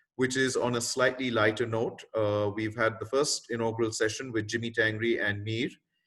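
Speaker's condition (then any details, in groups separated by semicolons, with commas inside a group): No condition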